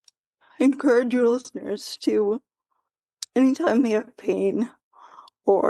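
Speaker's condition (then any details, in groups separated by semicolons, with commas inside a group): Quadriplegic cerebral palsy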